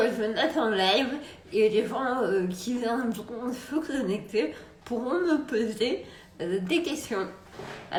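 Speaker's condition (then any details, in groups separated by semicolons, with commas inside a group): Multiple sclerosis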